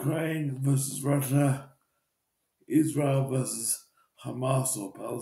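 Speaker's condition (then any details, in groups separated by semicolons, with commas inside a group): Cerebral palsy; uses wheelchair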